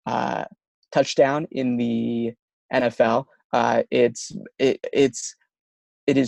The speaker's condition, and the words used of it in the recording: Stuttering. When we hear the symptoms of stuttering, as you hear in my own speech, as we talk now.